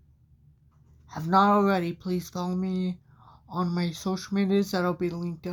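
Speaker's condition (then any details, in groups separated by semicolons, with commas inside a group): Cerebral palsy; from birth, walks with walker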